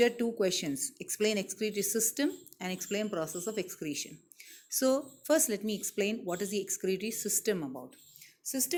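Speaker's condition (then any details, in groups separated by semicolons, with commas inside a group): No condition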